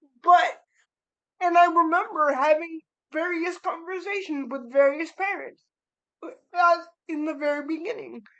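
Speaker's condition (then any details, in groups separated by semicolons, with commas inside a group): Cerebral palsy; spastic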